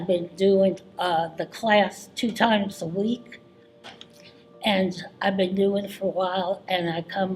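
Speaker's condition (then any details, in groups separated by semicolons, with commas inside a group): Parkinson's disease; on medication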